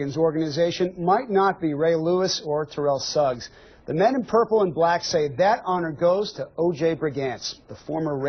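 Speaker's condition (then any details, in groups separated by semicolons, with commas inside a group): No condition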